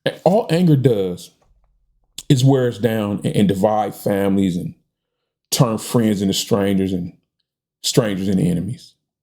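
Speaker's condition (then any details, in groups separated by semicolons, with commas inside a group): No condition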